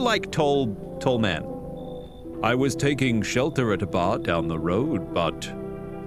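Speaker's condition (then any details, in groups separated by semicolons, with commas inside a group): No condition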